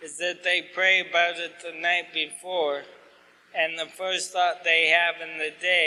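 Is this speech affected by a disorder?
Yes: ALS.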